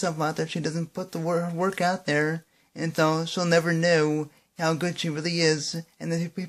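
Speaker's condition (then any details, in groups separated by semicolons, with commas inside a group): Cerebral palsy; speaks fast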